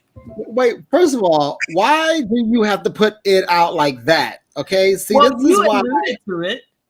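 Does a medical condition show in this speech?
No.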